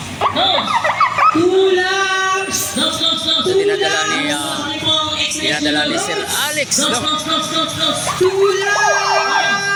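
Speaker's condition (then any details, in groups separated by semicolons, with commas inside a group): No condition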